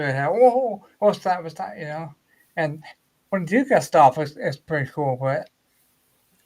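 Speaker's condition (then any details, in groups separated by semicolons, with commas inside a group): Ataxia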